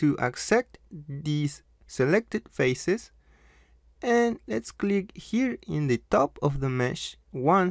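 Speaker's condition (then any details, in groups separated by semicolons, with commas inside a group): No condition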